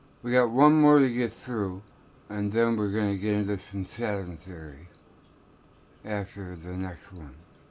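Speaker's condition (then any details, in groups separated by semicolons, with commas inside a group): Tongue cancer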